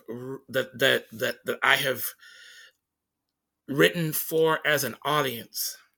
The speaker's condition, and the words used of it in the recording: Stuttering. And thank you for putting up with my stutter.